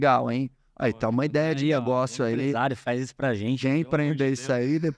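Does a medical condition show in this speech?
No.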